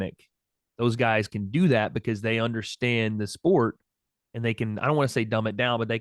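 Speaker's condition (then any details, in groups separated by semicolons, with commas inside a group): No condition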